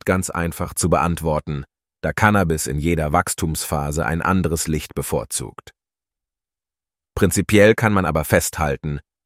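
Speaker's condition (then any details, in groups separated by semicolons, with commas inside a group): No condition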